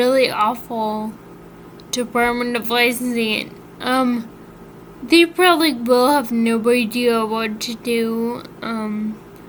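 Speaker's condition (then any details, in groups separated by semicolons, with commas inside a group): Friedreich's ataxia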